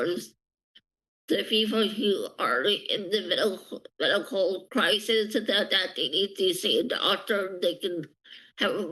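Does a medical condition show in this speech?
Yes: speech impairment; needs extra time to speak.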